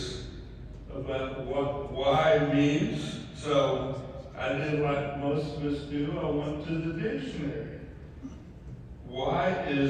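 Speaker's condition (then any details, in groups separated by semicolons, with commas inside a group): ALS; mainly right side and both legs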